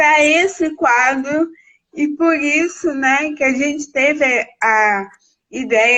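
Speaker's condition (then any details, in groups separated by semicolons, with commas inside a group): Cerebral palsy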